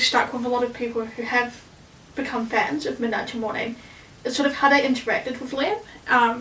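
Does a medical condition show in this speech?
No.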